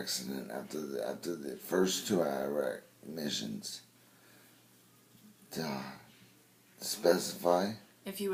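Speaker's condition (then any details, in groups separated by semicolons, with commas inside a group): Brain injury; car accident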